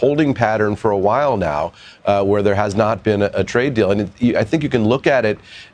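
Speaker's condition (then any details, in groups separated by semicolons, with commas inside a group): No condition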